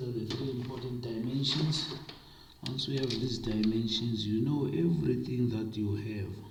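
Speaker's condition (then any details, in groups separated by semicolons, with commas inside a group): No condition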